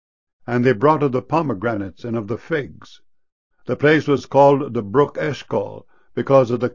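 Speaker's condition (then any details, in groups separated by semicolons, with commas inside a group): No condition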